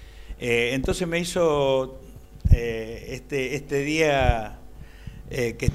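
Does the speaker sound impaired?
No.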